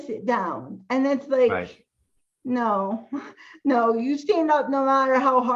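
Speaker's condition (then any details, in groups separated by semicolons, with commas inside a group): Cerebral palsy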